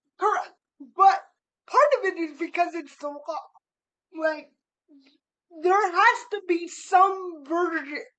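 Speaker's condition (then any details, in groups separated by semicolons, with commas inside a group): Cerebral palsy; spastic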